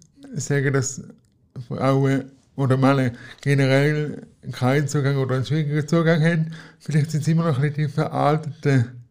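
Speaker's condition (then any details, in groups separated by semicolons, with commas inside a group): Cerebral palsy; from birth, physical not cognitive, wheelchair user, needs daily help, IV assistance model nearly 10 years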